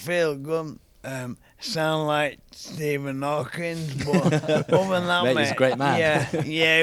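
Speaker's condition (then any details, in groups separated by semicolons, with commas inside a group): ALS; young onset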